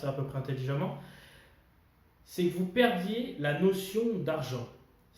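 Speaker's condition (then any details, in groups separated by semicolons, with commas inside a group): No condition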